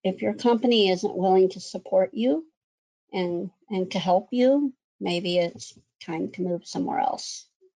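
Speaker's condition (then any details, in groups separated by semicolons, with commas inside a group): Cleft lip and palate; one or two surgeries a year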